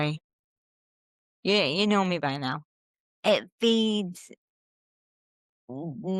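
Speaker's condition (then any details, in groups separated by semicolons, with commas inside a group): Cerebral palsy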